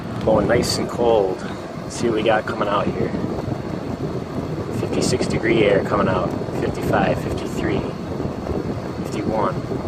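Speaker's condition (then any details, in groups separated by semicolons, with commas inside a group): No condition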